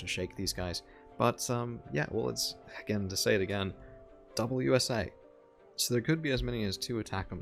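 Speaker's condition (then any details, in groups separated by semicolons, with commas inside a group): No condition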